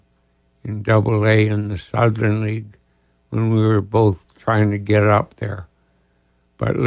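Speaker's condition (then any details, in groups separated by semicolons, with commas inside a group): ALS; diagnosed about two years ago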